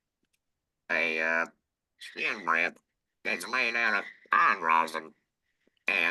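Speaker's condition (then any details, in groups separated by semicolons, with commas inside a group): Laryngectomy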